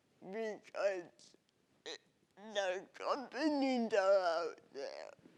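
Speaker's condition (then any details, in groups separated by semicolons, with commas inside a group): Cerebral palsy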